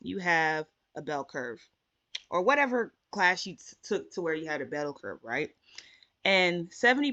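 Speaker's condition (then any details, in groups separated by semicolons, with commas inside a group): No condition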